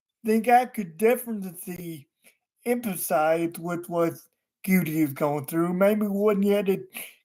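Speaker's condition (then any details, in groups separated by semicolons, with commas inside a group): Cerebral palsy; wheelchair user, unable to walk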